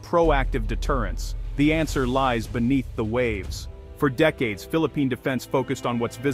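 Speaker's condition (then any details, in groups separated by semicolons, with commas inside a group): No condition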